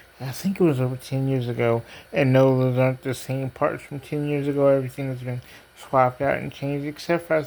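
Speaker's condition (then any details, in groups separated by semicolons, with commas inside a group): Cerebral palsy; diplegia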